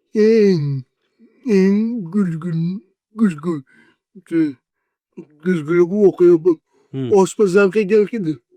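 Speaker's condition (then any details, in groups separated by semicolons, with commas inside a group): Cerebral palsy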